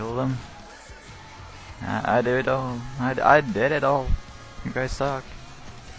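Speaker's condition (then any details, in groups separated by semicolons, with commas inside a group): No condition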